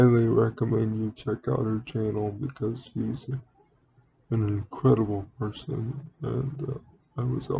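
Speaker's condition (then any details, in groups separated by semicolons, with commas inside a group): Cerebral palsy; speaks relatively well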